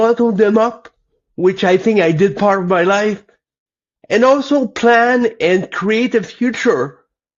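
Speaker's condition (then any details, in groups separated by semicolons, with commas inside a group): Cerebral palsy; lifelong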